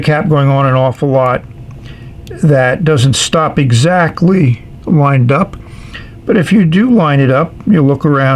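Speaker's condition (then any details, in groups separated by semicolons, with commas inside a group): No condition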